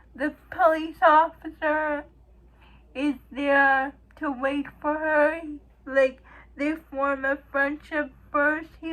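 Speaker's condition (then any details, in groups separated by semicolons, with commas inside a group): Cerebral palsy; uses wheelchair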